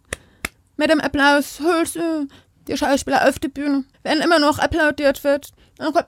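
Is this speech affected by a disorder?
Yes: deafness; not deaf from birth, attended hearing school, spoken first language, later learned sign language; lip-reads hosts without interpreter, cannot hear podcast, wears Zupack bass backpack at home; speaks and signs, bilingual, hearing people forget deafness because speaks.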